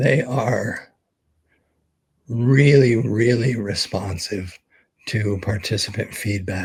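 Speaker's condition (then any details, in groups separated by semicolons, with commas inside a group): ALS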